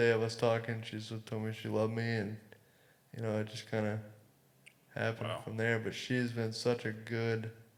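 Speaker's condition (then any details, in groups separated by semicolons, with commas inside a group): Cerebral palsy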